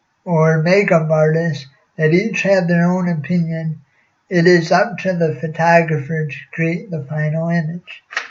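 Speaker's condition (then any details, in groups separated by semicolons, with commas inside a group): Cerebral palsy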